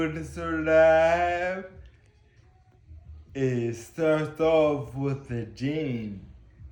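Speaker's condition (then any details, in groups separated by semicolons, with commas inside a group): Ataxia; spinocerebellar ataxia type 7, inherited, affects motor skills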